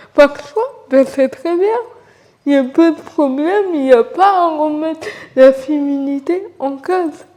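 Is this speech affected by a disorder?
Yes: cerebral palsy; from birth, uses wheelchair.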